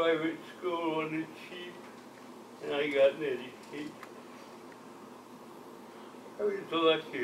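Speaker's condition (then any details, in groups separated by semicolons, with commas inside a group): Cerebral palsy; from birth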